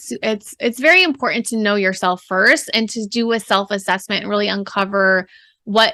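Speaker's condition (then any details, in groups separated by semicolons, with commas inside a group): No condition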